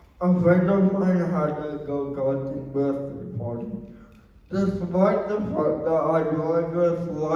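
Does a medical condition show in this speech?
Yes: cerebral palsy; wheelchair user.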